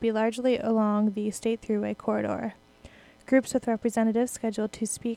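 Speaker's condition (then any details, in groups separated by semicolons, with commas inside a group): No condition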